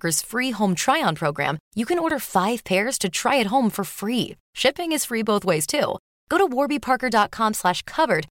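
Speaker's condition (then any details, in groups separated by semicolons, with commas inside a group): No condition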